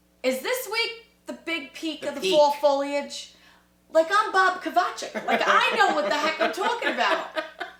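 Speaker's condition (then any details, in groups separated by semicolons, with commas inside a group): No condition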